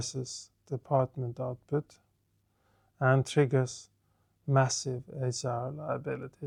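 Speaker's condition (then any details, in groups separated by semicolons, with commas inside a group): No condition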